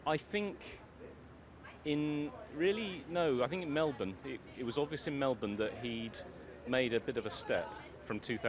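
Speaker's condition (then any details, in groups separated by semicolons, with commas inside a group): No condition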